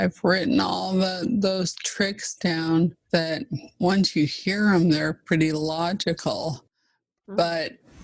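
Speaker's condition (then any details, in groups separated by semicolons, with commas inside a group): ALS (Lou Gehrig's disease); fast progressing form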